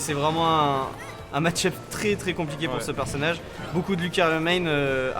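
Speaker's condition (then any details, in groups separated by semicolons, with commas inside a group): No condition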